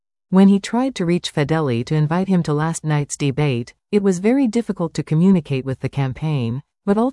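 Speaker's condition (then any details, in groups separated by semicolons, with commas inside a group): No condition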